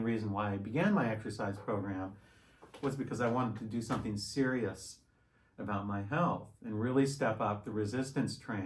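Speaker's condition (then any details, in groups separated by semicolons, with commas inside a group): No condition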